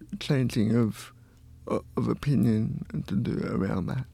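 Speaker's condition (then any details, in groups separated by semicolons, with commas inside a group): Cerebral palsy; cerebral palsy from birth, born two months premature, died twice at birth, lifelong wheelchair user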